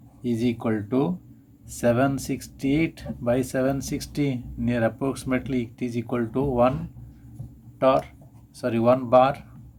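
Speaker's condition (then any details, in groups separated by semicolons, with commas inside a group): No condition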